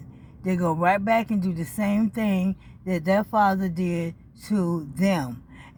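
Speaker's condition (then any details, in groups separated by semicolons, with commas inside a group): ALS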